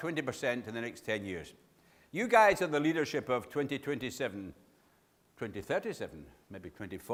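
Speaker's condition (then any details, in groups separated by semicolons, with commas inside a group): No condition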